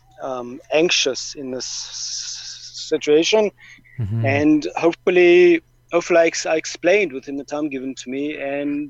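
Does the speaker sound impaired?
Yes: stuttering; here repeated sounds.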